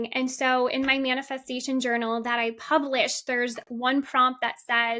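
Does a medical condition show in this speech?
No.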